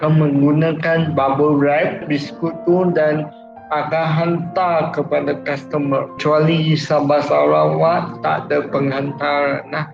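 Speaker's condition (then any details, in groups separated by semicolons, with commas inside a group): Cerebral palsy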